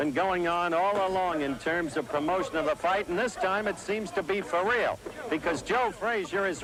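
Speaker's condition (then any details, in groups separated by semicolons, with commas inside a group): No condition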